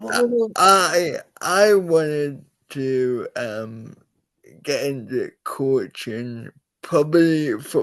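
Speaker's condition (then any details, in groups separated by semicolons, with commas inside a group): Cerebral palsy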